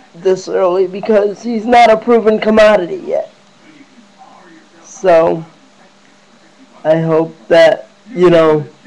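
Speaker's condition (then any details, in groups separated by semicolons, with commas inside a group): Cerebral palsy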